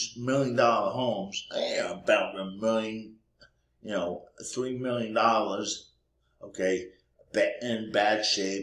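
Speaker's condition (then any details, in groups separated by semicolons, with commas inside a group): Cerebral palsy; speech may sound drunk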